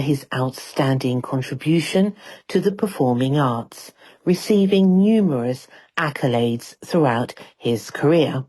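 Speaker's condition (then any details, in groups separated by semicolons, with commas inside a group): No condition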